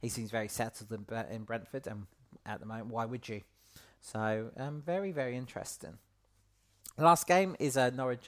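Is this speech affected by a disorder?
No.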